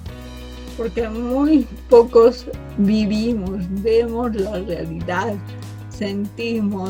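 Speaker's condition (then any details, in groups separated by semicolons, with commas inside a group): Cerebral palsy from birth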